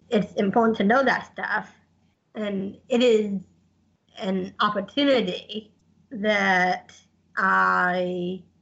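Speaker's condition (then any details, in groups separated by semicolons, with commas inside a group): Down syndrome; successful heart transplant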